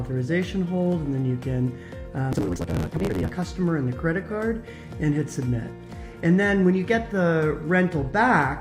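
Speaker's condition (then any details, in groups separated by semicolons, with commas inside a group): No condition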